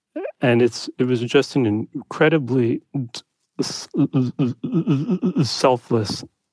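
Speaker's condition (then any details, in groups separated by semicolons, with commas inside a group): Stutter; persisting into adulthood, beer once used as crutch; managed rather than fixed; halting speech, repetitions, long blocks on first part of words, breathing trouble during blocks; repeated sounds, prolonged sounds, blocks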